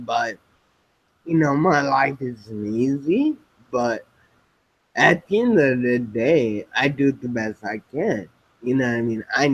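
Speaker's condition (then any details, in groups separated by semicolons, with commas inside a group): Spinocerebellar ataxia type 7, SCA7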